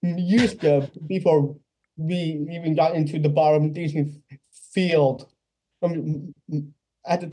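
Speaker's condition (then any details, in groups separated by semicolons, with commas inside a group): Down syndrome; congenital, lifelong; age 26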